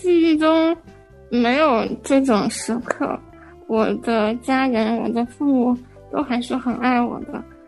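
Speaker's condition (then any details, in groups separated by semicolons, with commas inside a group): Spinal muscular atrophy; genetic, from birth, most severe type, motor neuron disease, weak and never stood, fully dependent since childhood; age 23, outlived doctors' prediction of not surviving to adulthood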